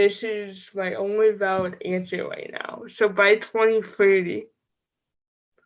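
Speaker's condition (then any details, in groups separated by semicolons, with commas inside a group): Cerebral palsy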